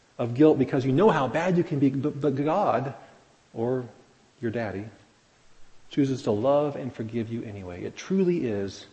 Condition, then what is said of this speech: None; typical speech.